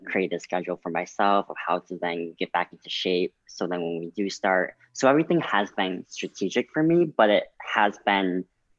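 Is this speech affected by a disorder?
Yes: cleft lip and palate; congenital open cleft lip and palate.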